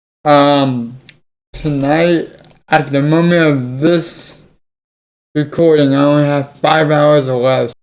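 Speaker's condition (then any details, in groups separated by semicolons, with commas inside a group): Cerebral palsy; affects legs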